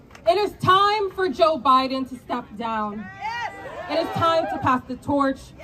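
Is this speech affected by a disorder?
No.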